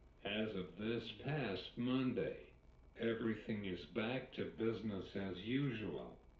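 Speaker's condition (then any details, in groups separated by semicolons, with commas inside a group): Cerebral palsy; uses wheelchair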